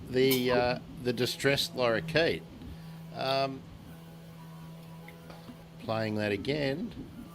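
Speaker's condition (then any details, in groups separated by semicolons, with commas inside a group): No condition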